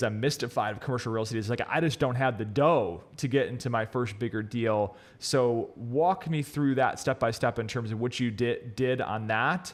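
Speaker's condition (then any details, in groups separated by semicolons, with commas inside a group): No condition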